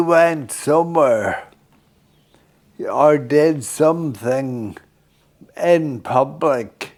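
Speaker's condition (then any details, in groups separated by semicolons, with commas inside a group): Friedreich's ataxia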